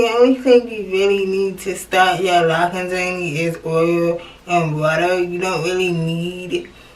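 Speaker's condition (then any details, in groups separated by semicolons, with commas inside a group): Cerebral palsy; from birth, left leg affected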